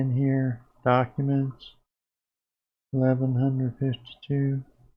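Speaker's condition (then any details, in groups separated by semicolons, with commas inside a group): Parkinson's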